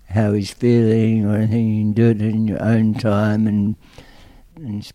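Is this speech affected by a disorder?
Yes: tongue cancer; aggressive tongue cancer.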